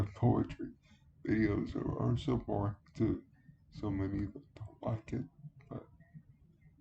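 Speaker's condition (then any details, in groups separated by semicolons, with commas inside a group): Cerebral palsy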